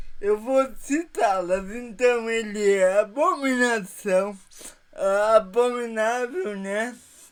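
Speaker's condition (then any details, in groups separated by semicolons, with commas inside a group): Paralysis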